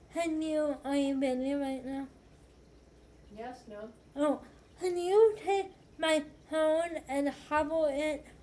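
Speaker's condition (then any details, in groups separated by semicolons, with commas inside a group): Cerebral palsy; uses one hand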